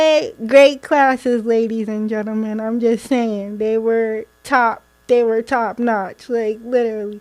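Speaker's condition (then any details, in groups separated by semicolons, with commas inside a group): Cerebral palsy; spastic left hemiplegia, left side partially paralyzed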